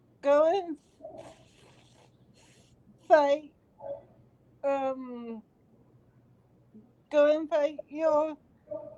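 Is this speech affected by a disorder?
Yes: cerebral palsy; talks too fast.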